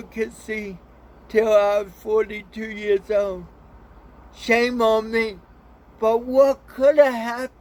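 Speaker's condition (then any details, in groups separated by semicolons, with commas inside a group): Cerebral palsy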